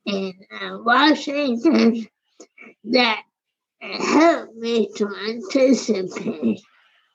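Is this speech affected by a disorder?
Yes: primary lateral sclerosis; primary lateral sclerosis at least 20 years, age 80, wheelchair use, dr. Levitz at Lehigh Neurology, dr. Macken; progressing, physical and occupational therapy, ALS clinic, ALS support group, ALS Association Philadelphia support; slurred speech, difficulty swallowing, speech too affected to continue working.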